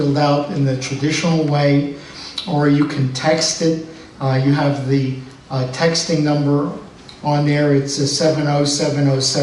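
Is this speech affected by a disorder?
No.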